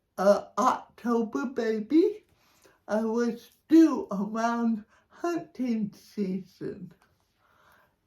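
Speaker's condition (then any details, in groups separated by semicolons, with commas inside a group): Cerebral palsy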